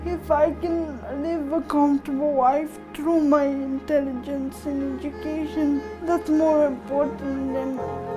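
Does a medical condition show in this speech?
Yes: cerebral palsy; adolescent.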